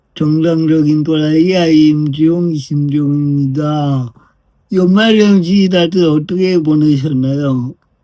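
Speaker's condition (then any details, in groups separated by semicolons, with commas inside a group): Brain lesion disability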